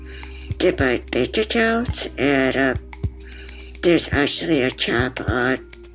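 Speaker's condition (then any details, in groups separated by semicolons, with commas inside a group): Muscular dystrophy; congenital muscular dystrophy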